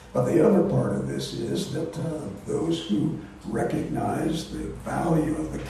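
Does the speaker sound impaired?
Yes: voice disorder; not contagious.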